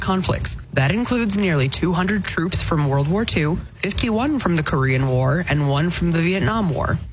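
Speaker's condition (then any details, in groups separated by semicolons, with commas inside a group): No condition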